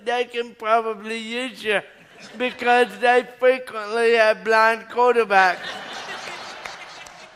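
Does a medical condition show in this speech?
Yes: cerebral palsy; arm paralysis with muscle contraction, uses left hand only; three botox shots every 3 months at Vanderbilt relax arm muscles, allow straightening arm.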